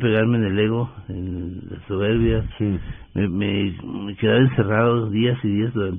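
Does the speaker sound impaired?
Yes: Parkinson's disease; stooped posture at times, loss of strength, walking, running and tennis prescribed by neurologist; voice sometimes trembles, sometimes understood, sometimes not understood at all.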